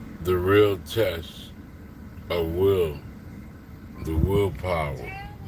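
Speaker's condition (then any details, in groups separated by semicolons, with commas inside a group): Slurred speech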